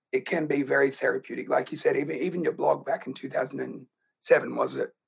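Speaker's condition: Laryngeal cancer; croaky voice, speaks at low tone, hard to project voice

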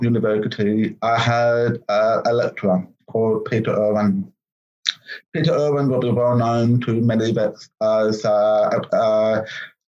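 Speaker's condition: Profound deafness, congenital

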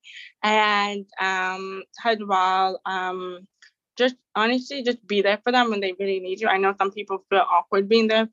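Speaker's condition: Deafness; has a disability

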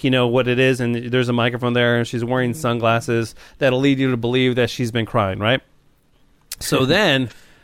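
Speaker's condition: No condition

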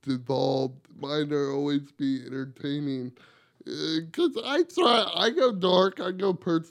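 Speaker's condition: Cerebral palsy; wheelchair user

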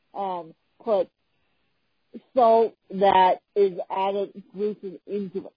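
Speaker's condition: Cerebral palsy; chronic physical disability

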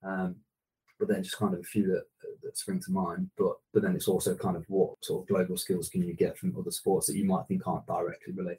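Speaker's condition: No condition

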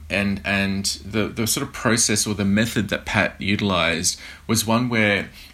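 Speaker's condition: No condition

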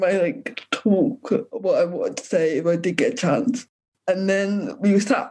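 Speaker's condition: Cerebral palsy; physiotherapy in childhood

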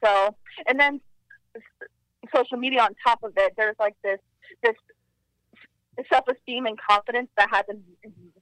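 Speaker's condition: Stuttering; stuttering attributed to childhood trauma of mother's absence; severe stuttering, fluctuates, turns on and off, sometimes mild, sometimes very bad; repeated sounds, repeated words

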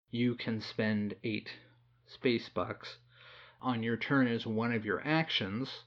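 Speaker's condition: No condition

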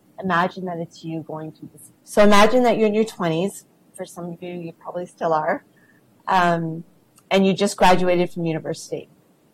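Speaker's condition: No condition

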